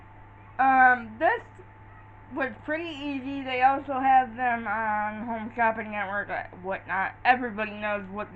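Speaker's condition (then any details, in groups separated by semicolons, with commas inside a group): Cerebral palsy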